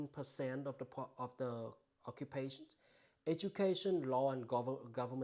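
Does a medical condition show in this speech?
No.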